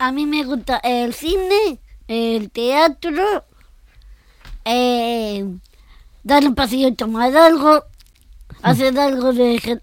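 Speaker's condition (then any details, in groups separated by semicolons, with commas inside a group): Down syndrome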